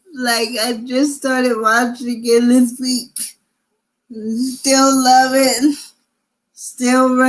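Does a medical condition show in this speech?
Yes: cerebral palsy.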